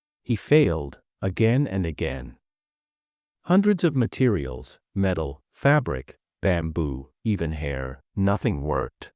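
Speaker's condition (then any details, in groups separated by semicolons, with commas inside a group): No condition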